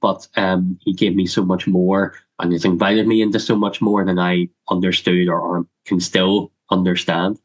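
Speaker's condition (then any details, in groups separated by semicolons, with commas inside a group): Cleft lip and palate; surgery and dental surgery in childhood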